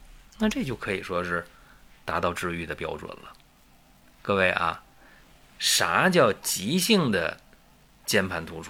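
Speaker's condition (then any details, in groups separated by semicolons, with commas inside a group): No condition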